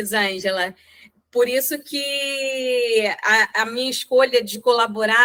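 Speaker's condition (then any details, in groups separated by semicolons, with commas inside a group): No condition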